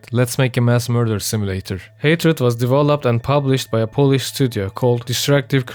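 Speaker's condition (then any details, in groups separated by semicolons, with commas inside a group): No condition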